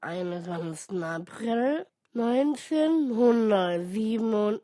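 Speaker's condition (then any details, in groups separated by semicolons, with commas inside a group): Down syndrome; genetic, congenital, features visible at birth, glasses since age 2, childhood training in tongue control; still very small stature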